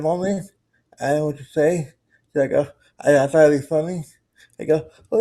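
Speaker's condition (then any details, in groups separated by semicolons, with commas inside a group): Cerebral palsy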